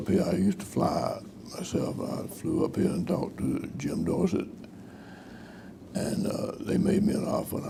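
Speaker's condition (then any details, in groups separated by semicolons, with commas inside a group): Parkinson's disease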